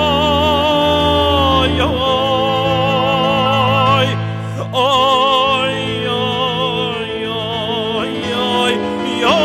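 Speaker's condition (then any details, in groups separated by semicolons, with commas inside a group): No condition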